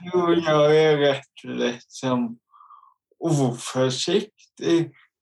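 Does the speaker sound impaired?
Yes: cerebral palsy; intellect unaffected.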